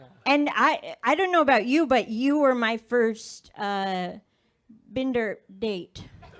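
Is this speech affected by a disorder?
No.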